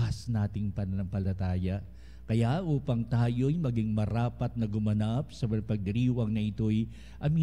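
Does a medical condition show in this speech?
No.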